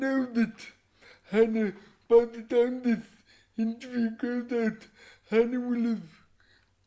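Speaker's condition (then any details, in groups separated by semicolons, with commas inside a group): Cerebral palsy; born 12 weeks premature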